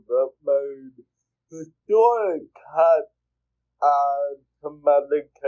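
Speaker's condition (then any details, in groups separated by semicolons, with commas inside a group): Cerebral palsy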